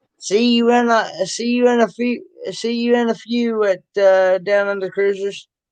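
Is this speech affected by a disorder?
Yes: cerebral palsy; present since birth.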